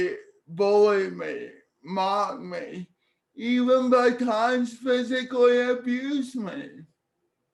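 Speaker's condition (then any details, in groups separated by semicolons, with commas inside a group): Cerebral palsy; speech therapy in childhood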